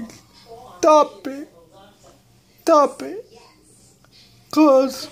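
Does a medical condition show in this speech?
Yes: cerebral palsy.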